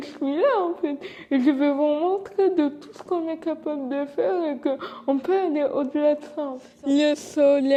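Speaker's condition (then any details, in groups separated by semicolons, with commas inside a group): Cerebral palsy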